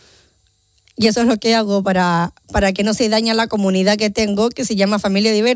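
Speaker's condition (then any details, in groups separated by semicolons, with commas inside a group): Down syndrome; genetic condition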